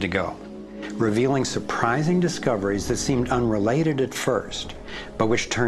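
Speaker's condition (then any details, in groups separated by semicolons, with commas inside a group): No condition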